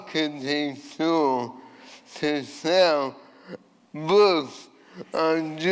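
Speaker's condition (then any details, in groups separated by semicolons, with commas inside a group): ALS; voice changed from earlier resonant voice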